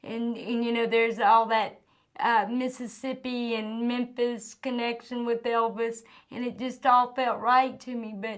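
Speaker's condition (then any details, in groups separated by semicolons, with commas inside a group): Cerebral palsy; from birth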